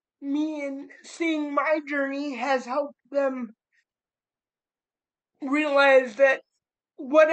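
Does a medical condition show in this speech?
Yes: cerebral palsy; spastic.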